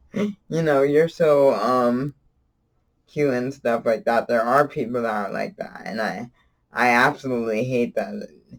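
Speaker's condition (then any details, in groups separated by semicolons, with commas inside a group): Cerebral palsy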